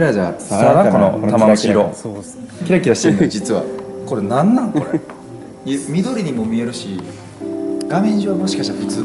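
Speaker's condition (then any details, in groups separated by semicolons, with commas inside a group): No condition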